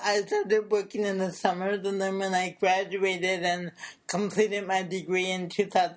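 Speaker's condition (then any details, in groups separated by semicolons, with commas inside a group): Cerebral palsy; affects speech and body movement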